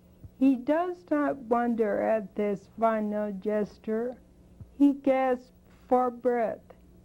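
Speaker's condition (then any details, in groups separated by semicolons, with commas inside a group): Spinocerebellar degeneration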